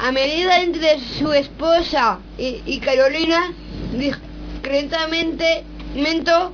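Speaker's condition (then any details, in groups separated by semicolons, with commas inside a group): Down syndrome; reads news item aloud on live radio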